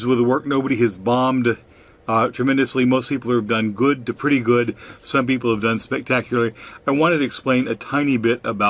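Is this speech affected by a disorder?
No.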